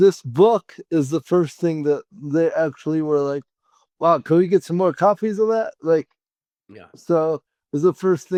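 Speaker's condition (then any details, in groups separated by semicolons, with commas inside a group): Cerebral palsy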